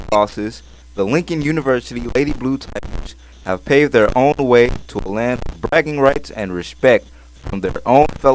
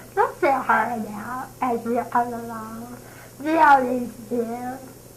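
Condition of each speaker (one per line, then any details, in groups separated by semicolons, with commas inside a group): No condition
Congenital muscular dystrophy; congenital, muscles don't work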